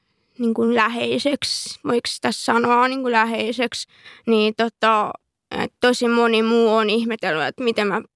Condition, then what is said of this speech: Deafness. Mä oon suomenkielinen, eli mä puhun suomea